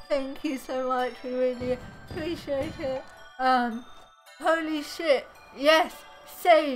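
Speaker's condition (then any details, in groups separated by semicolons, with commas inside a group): Cerebral palsy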